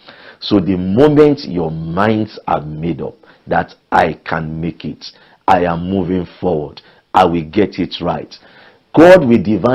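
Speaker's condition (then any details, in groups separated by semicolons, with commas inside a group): No condition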